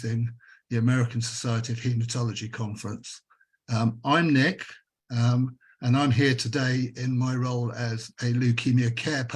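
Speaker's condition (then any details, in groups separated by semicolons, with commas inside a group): No condition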